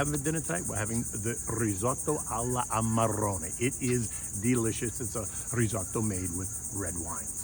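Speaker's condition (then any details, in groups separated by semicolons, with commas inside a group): No condition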